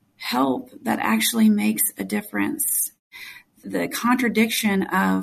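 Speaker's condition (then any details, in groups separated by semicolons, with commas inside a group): No condition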